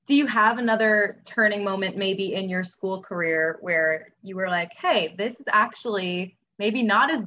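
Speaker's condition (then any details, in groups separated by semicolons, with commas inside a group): No condition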